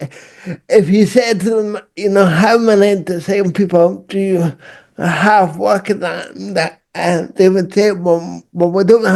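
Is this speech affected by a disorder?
Yes: cerebral palsy; walking always difficult.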